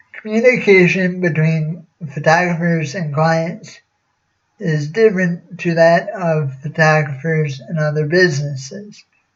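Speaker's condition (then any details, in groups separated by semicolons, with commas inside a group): Cerebral palsy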